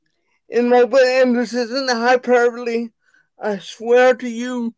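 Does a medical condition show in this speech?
Yes: cerebral palsy; wheelchair bound, childhood processing difficulty, occupational and physical therapy improved communication, types with right index finger; unstable voice, pitch goes high and low, speech recognition software produces nonsense.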